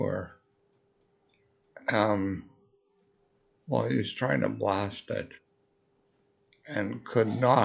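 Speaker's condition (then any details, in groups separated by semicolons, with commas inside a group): Multiple sclerosis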